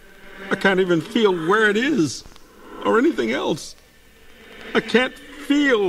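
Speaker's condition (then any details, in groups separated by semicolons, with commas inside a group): No condition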